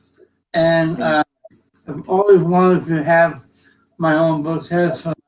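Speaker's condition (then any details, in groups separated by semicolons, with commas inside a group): Cerebral palsy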